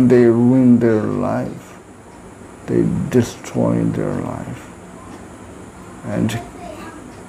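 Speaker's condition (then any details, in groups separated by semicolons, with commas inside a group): Cerebral palsy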